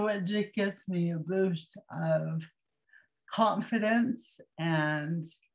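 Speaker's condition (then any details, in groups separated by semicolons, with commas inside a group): Cerebral palsy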